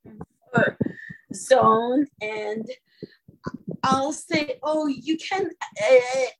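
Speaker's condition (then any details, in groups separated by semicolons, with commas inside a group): Stuttering; attended a speech course; prolonged sounds, blocks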